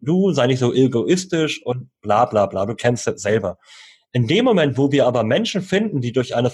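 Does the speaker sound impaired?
Yes: cleft lip and palate, cleft lip, jaw and palate; congenital cleft lip.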